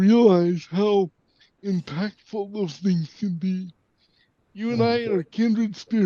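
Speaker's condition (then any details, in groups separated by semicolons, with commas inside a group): Cerebral palsy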